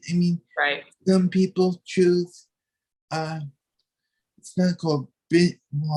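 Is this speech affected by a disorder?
Yes: cerebral palsy.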